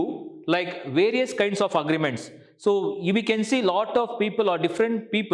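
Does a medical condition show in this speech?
No.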